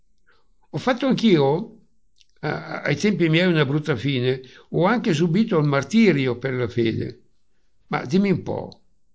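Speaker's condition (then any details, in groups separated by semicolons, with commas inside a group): No condition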